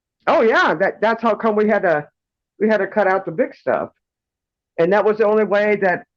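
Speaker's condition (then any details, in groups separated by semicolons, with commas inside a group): No condition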